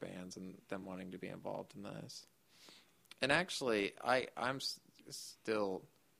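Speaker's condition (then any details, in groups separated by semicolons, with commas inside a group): Duchenne muscular dystrophy; terminal, progressive muscle disease, smuggled steroids in sixth grade, physical therapy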